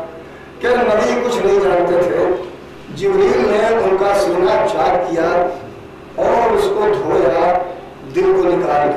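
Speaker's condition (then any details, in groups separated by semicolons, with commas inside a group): No condition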